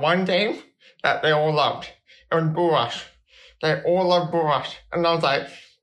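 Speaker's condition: Cerebral palsy

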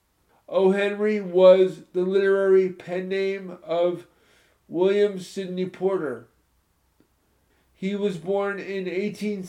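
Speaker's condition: Spastic cerebral palsy; moderately impacted balance and coordination, uses crutches

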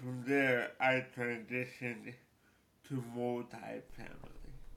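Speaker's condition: Cerebral palsy; cerebral palsy since childhood

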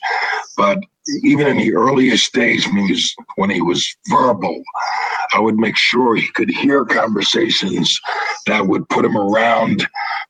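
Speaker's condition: Throat cancer, vocal cords removed; partial voice box created by Steve Zeitels in Boston

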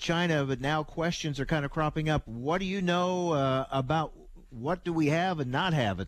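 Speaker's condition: No condition

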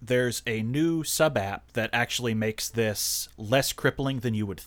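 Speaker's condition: No condition

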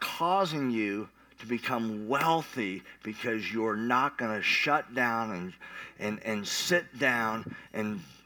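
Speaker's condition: Cleft palate; once stopped breathing

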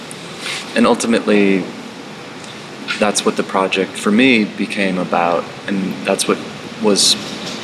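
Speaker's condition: No condition

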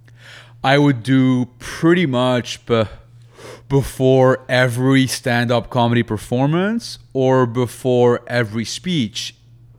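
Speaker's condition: Stutter; lifelong debilitating stutter, avoided speaking and people almost entirely; breathing technique from UK speech therapy course at 17 or 18, major progress past 3 years; deep breath every few words, Darth Vader sound, gets stuck on words, equal stuttering across languages; repeated sounds, blocks

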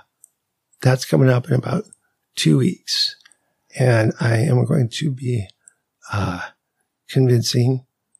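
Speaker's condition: ALS; weakness and fasciculations at onset

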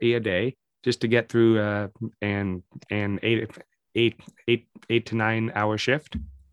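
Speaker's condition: Stutter; childhood onset stutter and lisp, speech therapy Grade 1 to 8, new therapist Grade 9; stutter persists at 40, lisp partly overcome, bad stutter moments edited out of podcast; some lisp, therapy taught monotone voice, later worked on inflection, no stutter singing; repeated sounds, repeated words, prolonged sounds

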